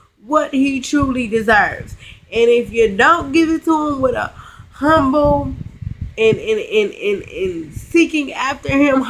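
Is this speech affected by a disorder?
Yes: cerebral palsy, spastic.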